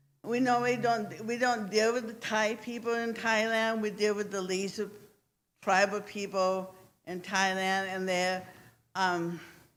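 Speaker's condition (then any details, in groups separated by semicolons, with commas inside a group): Cerebral palsy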